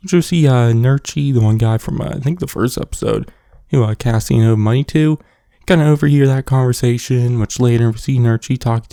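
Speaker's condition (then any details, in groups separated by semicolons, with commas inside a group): No condition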